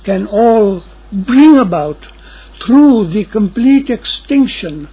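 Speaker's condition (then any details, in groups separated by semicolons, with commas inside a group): No condition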